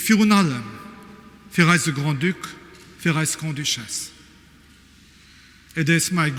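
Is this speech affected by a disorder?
No.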